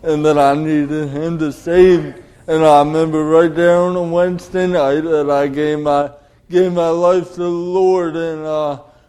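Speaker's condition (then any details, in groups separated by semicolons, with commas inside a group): Cerebral palsy; delayed development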